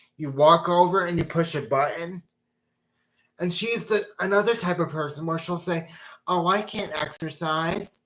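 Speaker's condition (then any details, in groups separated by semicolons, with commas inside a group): Cerebral palsy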